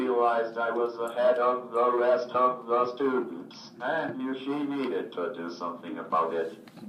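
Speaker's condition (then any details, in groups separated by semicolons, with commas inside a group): Cerebral palsy, athetoid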